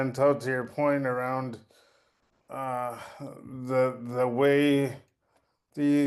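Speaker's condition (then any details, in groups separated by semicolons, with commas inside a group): Cerebral palsy; since birth, birth complications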